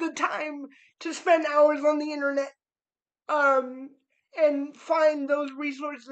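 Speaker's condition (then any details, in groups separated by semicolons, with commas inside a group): Cerebral palsy; spastic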